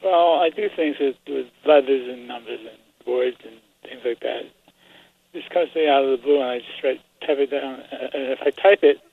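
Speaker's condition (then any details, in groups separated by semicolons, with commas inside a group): Parkinson's; gave up driving license; hard to talk, speech hard for listener to understand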